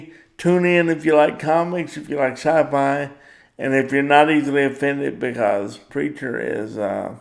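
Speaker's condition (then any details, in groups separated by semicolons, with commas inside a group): Cerebral palsy; power wheelchair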